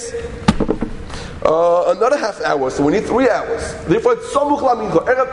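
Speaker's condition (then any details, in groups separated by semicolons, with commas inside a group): No condition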